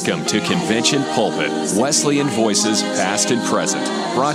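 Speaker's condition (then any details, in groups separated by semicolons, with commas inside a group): No condition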